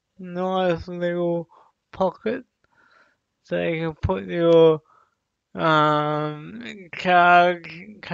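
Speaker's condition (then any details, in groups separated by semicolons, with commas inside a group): Cerebral palsy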